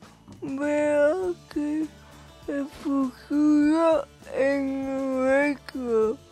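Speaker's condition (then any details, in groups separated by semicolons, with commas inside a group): Cerebral palsy; brief fragmented answers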